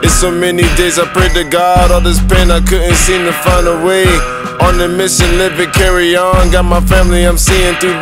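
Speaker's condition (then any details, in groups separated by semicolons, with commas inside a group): No condition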